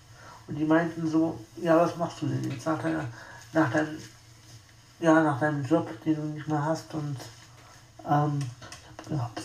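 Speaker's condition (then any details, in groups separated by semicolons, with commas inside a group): Spastic tetraparesis; wheelchair user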